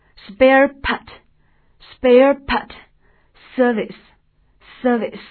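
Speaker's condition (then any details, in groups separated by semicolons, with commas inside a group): No condition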